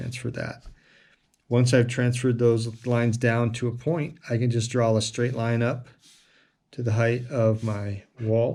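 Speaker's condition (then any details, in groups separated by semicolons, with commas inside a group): No condition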